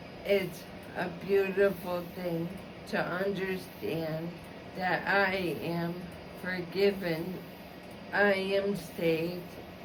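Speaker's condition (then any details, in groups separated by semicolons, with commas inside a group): ALS; ALS, G-tube for feeding and medications; episode of waking unable to breathe, emergency care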